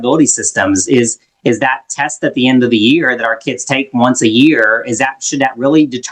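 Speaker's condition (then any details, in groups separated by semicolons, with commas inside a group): No condition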